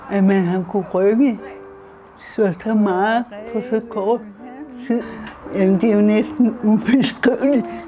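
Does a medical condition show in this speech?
Yes: cerebral palsy; singing program, less saliva choking, better peak flow; hard to understand, facial tension, frequent stuttering, saliva aspiration.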